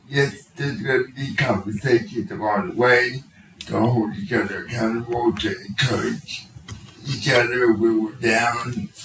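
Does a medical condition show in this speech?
Yes: cerebral palsy.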